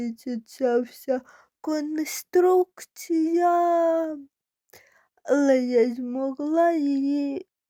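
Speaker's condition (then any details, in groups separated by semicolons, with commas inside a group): Cerebral palsy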